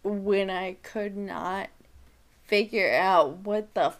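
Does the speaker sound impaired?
Yes: Friedreich's ataxia; diagnosed at age 8, spinal fusion at 17, wheelchair user, legs do not work, rapid side-to-side eye movements; about 24 years since diagnosis, age 32; spits when talking or laughing.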